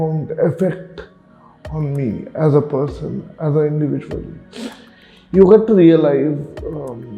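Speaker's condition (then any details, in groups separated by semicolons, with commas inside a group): Cerebral palsy; from birth, premature, 70 percent movement restriction, four surgeries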